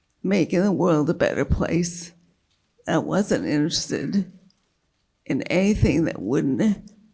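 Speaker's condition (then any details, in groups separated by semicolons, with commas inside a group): Multiple sclerosis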